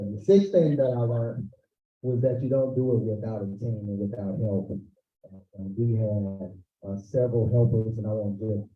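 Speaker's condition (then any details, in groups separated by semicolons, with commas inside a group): No condition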